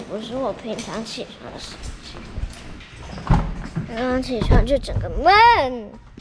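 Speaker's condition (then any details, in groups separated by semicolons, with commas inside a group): No condition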